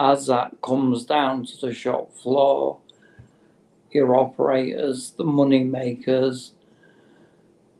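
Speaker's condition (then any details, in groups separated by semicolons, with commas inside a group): Motor neurone disease; terminal, no cure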